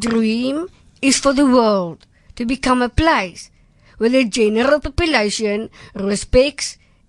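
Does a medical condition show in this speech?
Yes: Down syndrome; trisomy 21, present from birth in Bloemfontein, no speech therapy or physiotherapy in infancy, stimulated by mother; adult, about 35 years since birth.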